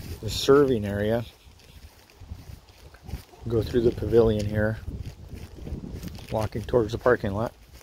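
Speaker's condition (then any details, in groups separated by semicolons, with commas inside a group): No condition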